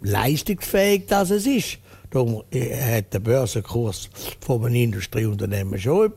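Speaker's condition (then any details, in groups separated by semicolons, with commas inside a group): No condition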